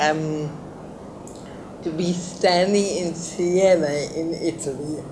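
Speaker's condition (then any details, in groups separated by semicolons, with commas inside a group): Cerebral palsy; lifelong; walks and runs, completed full marathon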